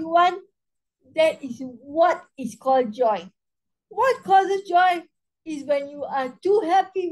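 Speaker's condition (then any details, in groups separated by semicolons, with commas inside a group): Cerebral palsy spastic quadriplegia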